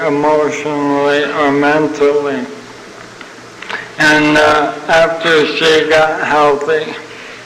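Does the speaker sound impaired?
Yes: ALS (Lou Gehrig's disease); young onset.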